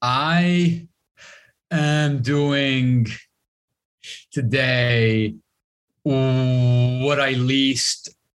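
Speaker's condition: Stutter; learned breathing technique to control stuttering, joined Toastmasters, speaks professionally, stand-up comedy; prolonged sounds, blocks

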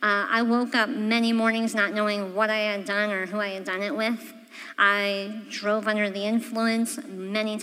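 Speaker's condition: Cleft palate; congenital

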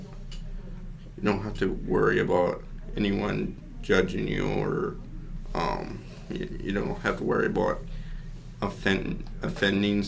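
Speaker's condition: Cerebral palsy; since birth

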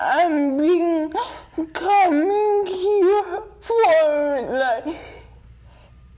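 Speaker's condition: Dystonia; brain damage sometimes in basal ganglia, lost control over body, nervous system affected, wheelchair user, hands affected; physical, occupational, speech therapy, therapeutic recreation at CRIT, Teletón USA, about 8 years, tires after therapy; takes deep breath and relaxes when tense to gain control, calms before able to speak

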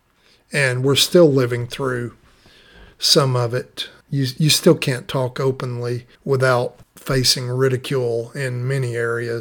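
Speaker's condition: No condition

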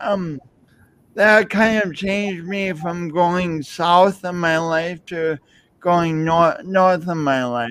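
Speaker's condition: Speech impediment; slow speech, audible impediment, listeners need a few extra seconds to process

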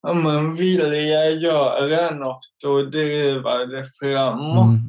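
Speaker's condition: Cerebral palsy; intellect unaffected

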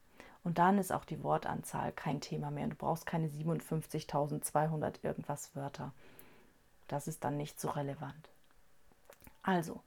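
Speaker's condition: No condition

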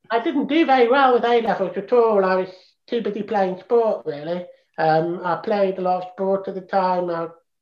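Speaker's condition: Profound deafness; congenital, diagnosed at 2.5 years, no language before diagnosis, cochlear implant about 9 years ago; learned to speak via speech trainer, mimicking mother's sounds, hours daily, uses sign language socially

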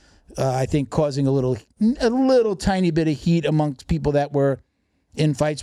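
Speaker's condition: No condition

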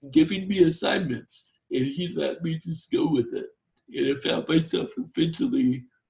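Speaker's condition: Torsional dystonia; trouble pronouncing certain words

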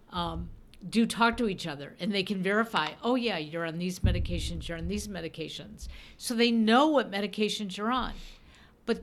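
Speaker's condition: No condition

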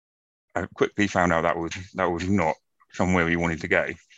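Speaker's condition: Profound deafness, acquired from meningitis; cochlear implant user, big hearing loss even with implant, listening fatigue, migraine-type headaches, tiredness

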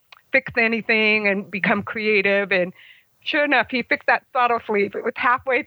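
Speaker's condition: Congenital hearing loss; about 75% hearing loss

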